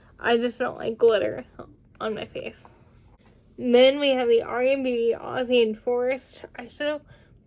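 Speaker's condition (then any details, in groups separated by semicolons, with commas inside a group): Cerebral palsy, spastic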